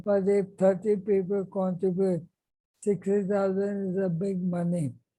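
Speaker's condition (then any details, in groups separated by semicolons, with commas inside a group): ALS; diagnosed 3.5 years ago, physiotherapy, speech therapy, occupational therapy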